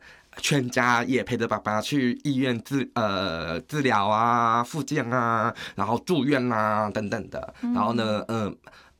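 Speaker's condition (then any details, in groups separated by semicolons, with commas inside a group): Hearing impairment, acquired, progressive; gradually worsening hearing loss; slight accent, taken for ABC, Southeast Asian or overseas Chinese, word order and naturalness normal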